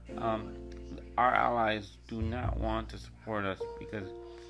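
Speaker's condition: Cerebral palsy; codeine shots after surgery

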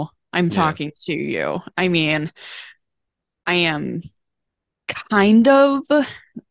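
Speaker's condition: Aphasia; stroke at 14, cause unknown, craniotomy, both sides paralyzed, wheelchair, right foot drop, out-of-state intensive therapy; no speech or voice at first, relearned reading, writing, speaking, occasional word substitutions, word-finding trouble

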